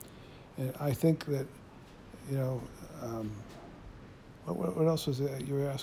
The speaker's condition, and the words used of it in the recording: Parkinson's disease. That's, you know, that was, it was, I don't want to stutter too much for you, but it was just Parkinson's.